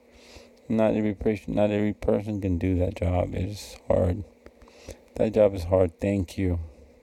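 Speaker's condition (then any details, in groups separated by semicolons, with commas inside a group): Cerebral palsy; released from pediatric care, past therapy including occupational therapy; no longer in therapy, no surgery needed; never needed speech therapy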